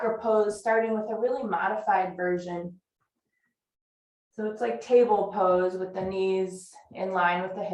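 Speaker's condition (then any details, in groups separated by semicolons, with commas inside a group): No condition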